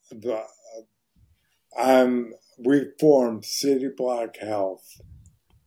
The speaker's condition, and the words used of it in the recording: ALS (motor neuron disease). It's my voice is so hoarse, and my right hand doesn't work.